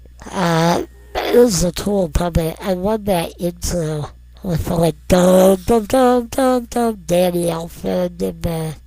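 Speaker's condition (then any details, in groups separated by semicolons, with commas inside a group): Non-progressive muscular dystrophy; uses ventilator to breathe and talk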